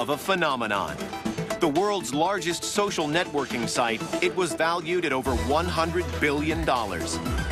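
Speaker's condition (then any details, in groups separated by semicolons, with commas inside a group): No condition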